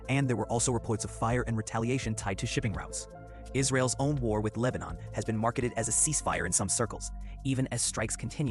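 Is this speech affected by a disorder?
No.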